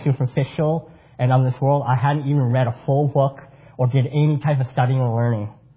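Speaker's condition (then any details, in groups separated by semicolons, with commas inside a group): Cleft palate; congenital cleft palate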